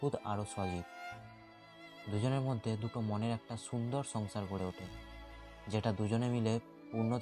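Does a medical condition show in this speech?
No.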